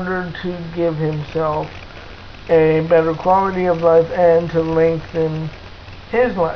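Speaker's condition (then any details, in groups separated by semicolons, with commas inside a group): Cerebral palsy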